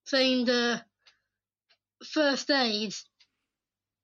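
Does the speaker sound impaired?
Yes: Down syndrome.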